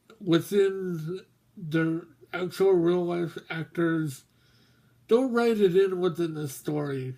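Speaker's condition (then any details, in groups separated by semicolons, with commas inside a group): Mobius syndrome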